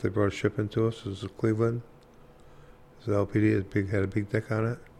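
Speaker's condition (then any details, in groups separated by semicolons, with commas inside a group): Parkinson's; Parkinson's attributed to Agent Orange exposure during Vietnam service, walking affected; hard time walking and talking; speech very significantly affected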